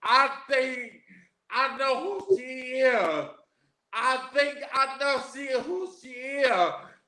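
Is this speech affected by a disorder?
Yes: aphasia after stroke; aphasia after three strokes, onset as young man, wheelchair user; talks a little different, listeners must work to understand.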